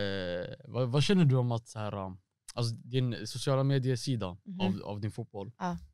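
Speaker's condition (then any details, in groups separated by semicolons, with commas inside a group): No condition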